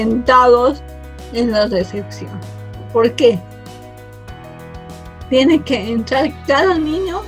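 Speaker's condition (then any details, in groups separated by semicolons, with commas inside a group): Cerebral palsy from birth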